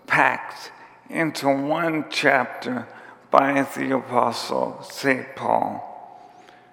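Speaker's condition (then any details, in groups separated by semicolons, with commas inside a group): ALS; onset with tiredness and clumsiness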